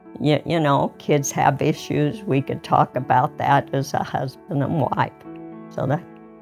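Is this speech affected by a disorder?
Yes: ALS; rare incurable progressive neurodegenerative disease, diagnosed about 3 years ago, lost ability to walk, wheelchair user; about 3 years since diagnosis, cannot walk, arms and hands still move somewhat.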